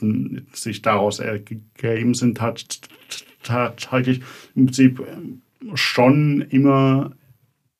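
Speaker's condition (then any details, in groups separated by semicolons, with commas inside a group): Stuttering; developmental, lifelong, possibly inherited, father stuttered, brother fluent, logopedic speech therapy, constant since second grade; audibly stutters, repeats syllables and words, e.g. gespr gespr gesprochen; repeated sounds, blocks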